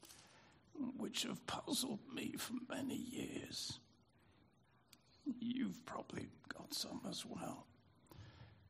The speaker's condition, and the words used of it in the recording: Spasmodic dysphonia. I'd begun to notice I didn't have as much resonance as I used to, certainly not when I was doing drama as an undergrad in London.